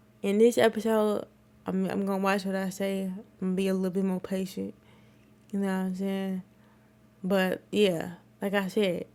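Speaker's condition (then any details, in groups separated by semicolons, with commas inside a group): Cerebral palsy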